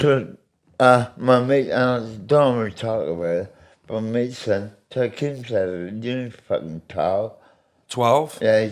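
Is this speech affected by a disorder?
Yes: medication-induced speech impediment.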